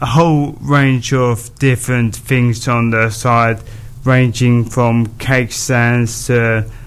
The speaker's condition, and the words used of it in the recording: ALS (motor neuron disease). But obviously my speech has been heavily impacted, and it's slowed down and sounds quite slurred around the edges.